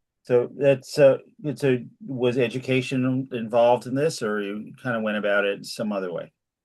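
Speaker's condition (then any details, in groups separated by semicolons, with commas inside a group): No condition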